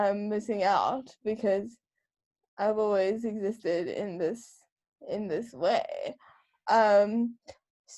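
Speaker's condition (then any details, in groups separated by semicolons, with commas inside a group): Cerebral palsy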